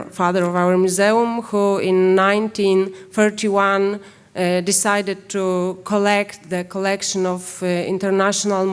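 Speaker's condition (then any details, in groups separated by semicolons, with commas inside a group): No condition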